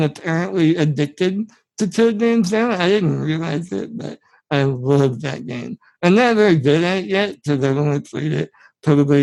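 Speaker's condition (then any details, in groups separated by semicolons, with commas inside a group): Spinal muscular atrophy; genetic, from birth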